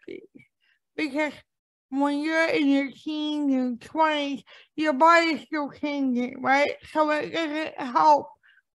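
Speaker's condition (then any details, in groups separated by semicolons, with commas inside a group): Cerebral palsy; impaired speech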